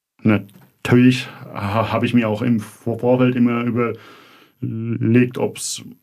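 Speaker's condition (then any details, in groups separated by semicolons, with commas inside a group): Stuttering; developmental, lifelong, possibly inherited, father stuttered, brother fluent, logopedic speech therapy, constant since second grade; frequent part-word and whole-word repetitions; audibly stutters, repeats syllables and words, e.g. gespr gespr gesprochen; repeated sounds, prolonged sounds, blocks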